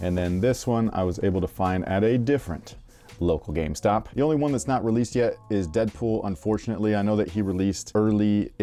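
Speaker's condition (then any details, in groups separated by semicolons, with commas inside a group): No condition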